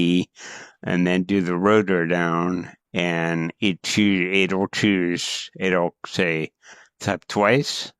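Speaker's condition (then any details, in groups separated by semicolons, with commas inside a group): Cerebral palsy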